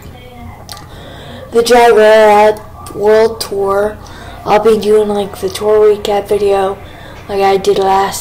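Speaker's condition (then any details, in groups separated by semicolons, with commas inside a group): Cerebral palsy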